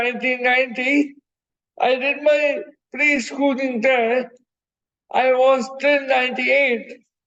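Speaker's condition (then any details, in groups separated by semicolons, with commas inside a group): Cerebral palsy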